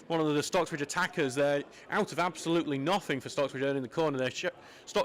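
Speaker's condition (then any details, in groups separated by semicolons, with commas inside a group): No condition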